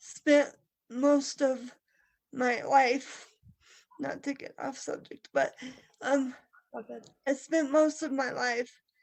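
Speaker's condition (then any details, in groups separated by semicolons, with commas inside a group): Cerebral palsy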